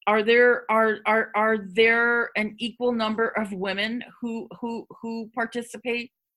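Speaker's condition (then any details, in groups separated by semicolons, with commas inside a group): Stuttering; stuttering for at least 30 years, hid it about 30 years; openly stutters; fast talker; repeated sounds, repeated words, prolonged sounds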